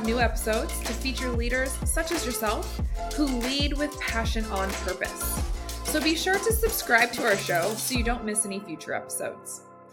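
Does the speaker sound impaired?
No.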